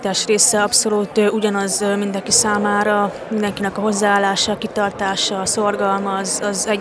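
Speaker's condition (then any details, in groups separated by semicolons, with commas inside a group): Deafness; hearing loss, competes in deaf sports where starts are signaled by start lights, not sound; tried signing with japanese sign-language users at the competition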